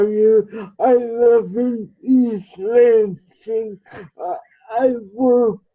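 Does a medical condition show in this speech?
Yes: cerebral palsy.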